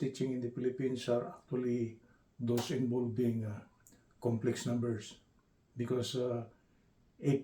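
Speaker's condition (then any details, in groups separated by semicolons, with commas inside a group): No condition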